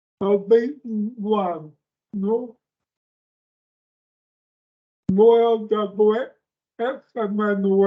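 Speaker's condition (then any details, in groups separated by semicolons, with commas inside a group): Speech impairment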